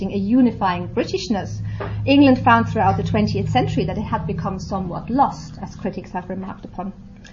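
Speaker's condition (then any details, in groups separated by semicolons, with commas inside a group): No condition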